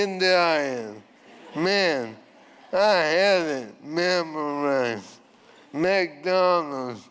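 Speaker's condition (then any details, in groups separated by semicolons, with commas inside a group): ALS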